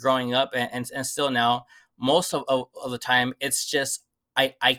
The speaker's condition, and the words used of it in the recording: Stuttering. The way I experience my stutter, more so now as an adult, it sounds more like this, like I'm repeating words or get stuck on a word.